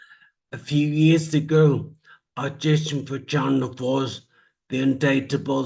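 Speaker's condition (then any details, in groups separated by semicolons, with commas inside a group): Traumatic brain injury; speech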